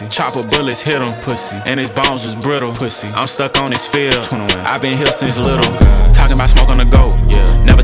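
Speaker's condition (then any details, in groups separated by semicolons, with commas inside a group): No condition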